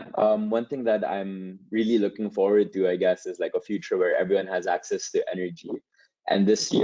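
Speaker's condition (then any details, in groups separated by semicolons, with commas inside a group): No condition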